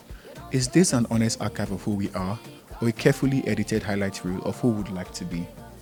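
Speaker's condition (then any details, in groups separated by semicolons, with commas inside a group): No condition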